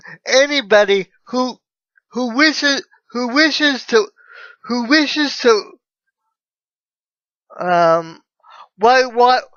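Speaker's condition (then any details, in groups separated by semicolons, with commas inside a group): Cerebral palsy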